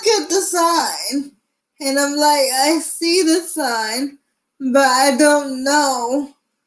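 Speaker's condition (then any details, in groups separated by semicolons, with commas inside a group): Cerebral palsy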